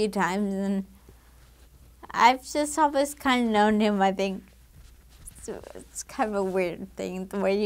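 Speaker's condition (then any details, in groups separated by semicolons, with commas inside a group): Damaged diaphragm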